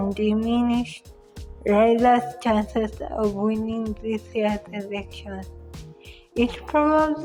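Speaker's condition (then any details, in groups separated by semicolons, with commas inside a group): Cerebral palsy; from birth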